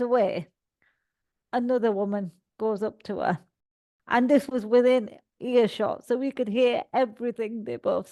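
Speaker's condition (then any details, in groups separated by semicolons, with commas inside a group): Cerebral palsy; all four limbs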